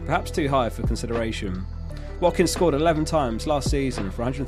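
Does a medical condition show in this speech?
No.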